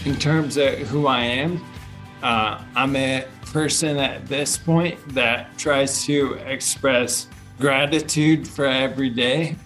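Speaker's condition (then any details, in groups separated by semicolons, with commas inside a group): Bulbar onset ALS; speech problems first, first diagnosed as tick-bite Lyme disease and infections, treated, then neurologist; at first only after alcohol, later in everyday life, disease taking speaking away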